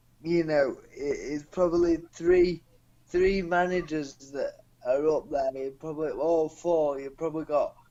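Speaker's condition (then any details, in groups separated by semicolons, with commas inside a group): Cerebral palsy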